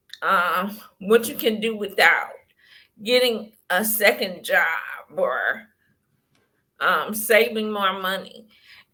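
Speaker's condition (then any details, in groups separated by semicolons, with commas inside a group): Cerebral palsy; wheelchair user, previously walked limitedly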